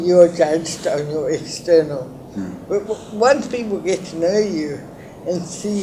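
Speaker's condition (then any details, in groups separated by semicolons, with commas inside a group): Cerebral palsy; lifelong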